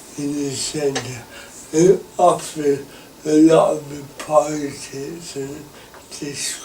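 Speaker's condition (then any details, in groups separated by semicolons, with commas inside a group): Cerebral palsy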